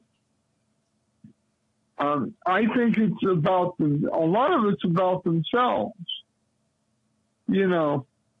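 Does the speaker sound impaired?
Yes: cerebral palsy; lifelong.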